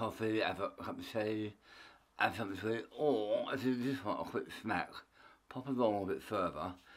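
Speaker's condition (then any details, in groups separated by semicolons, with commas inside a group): Tongue cancer; half tongue removed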